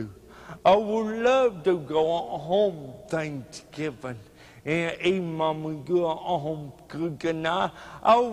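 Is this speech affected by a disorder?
Yes: cerebral palsy; speech hard to understand.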